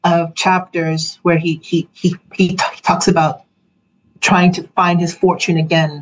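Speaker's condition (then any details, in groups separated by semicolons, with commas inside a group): Stammer; lifelong stammer since childhood, more or less overcome through doing this work; stammer occasionally slips out, noticed by a caller during this broadcast; heard by caller as stammering or a little tight tongue; repeated sounds, prolonged sounds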